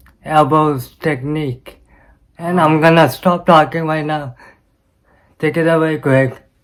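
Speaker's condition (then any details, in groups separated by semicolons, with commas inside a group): Cerebral palsy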